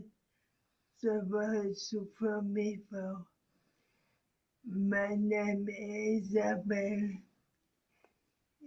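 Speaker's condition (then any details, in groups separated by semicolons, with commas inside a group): Locked-in syndrome; listeria infection in brainstem, left side sensation lost; walks with therapist, speech therapy, tracheostomy removed after a year; initially mute, slow swallowing, working on articulation, voice, breathing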